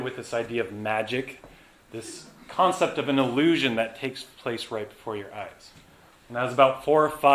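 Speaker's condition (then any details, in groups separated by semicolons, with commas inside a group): No condition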